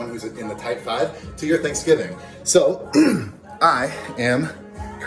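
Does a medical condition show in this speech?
No.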